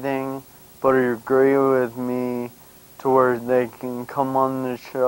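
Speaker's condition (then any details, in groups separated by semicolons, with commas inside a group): Brain injury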